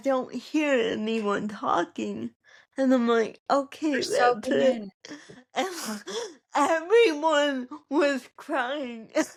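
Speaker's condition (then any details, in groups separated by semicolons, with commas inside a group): Cerebral palsy; spastic, ataxic features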